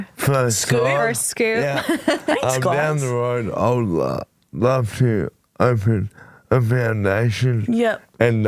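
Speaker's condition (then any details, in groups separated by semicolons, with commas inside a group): Motor neurone disease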